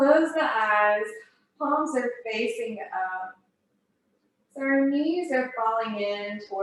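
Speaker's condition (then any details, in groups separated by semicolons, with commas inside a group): No condition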